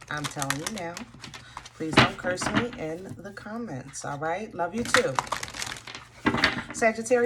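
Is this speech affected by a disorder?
No.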